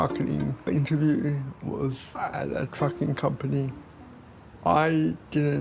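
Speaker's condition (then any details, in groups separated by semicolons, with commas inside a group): Cerebral palsy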